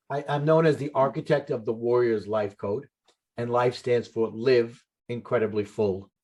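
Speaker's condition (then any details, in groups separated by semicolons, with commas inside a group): No condition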